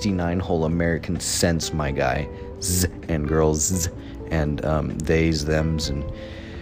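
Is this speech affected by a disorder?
No.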